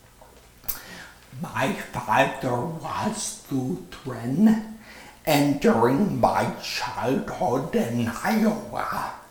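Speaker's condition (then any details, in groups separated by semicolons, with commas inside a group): Stroke with paralyzed vocal cord; speaks lower and slower, singing voice part lost, public speaking difficult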